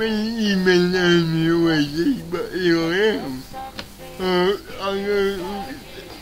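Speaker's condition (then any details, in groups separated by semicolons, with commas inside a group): Cerebral palsy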